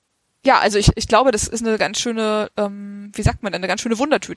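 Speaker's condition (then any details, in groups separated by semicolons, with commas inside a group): No condition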